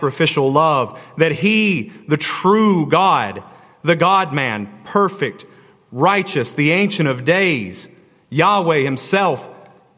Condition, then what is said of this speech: No condition.